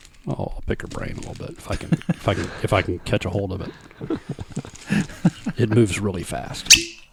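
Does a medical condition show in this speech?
No.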